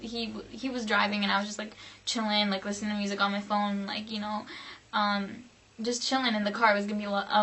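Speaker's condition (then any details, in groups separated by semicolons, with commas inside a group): No condition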